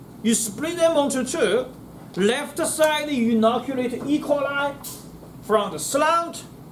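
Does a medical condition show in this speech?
No.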